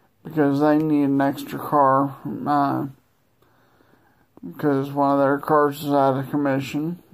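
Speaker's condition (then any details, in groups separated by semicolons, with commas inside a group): Multiple sclerosis; no control over legs; current exacerbation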